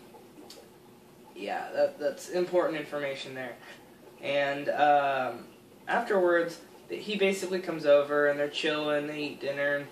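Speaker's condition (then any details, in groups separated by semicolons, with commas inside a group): No condition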